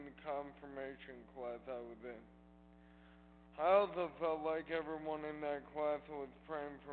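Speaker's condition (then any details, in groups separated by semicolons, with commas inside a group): Cerebral palsy; from birth, mostly legs, selective dorsal rhizotomy; two years post-surgery, intensive walking therapy, much improved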